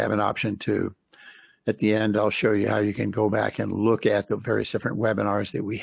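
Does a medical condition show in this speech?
No.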